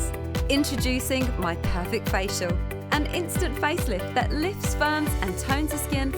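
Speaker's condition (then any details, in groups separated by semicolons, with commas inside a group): No condition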